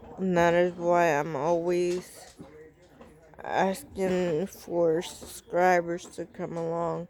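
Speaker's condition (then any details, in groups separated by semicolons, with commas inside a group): Cerebral palsy; sounds out of breath after therapy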